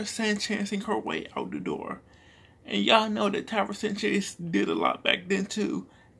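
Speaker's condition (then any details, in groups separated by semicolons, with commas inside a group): Cerebral palsy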